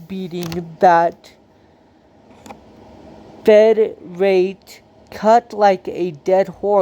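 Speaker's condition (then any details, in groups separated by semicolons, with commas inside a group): Cerebral palsy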